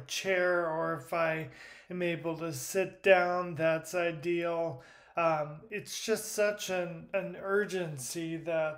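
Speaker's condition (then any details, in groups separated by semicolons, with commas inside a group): Primary lateral sclerosis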